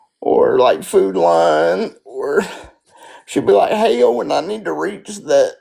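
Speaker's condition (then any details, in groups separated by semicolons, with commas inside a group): Spastic quadriplegic cerebral palsy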